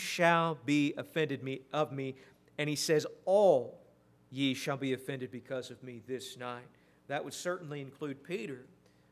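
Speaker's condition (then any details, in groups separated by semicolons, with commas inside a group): No condition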